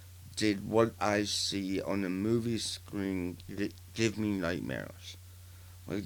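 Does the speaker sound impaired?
Yes: partial glossectomy for tongue cancer; stage 3, 40% of right side of tongue removed, tracheotomy, neck lymph node spread, recurrence; about a year since onset, chemotherapy and radiation completed, healing, divot in neck.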